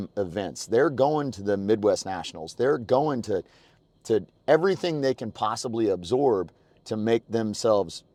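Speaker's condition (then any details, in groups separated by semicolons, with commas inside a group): No condition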